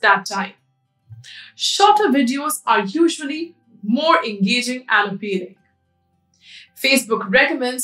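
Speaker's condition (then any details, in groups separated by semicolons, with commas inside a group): No condition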